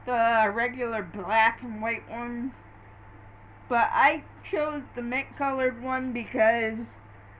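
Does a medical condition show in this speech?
Yes: cerebral palsy.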